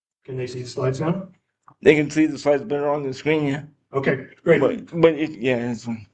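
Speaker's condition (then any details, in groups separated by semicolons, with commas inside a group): Cerebral palsy, severe; wheelchair user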